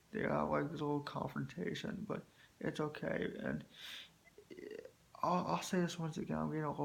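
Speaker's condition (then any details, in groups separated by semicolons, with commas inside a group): Spastic quadriplegic cerebral palsy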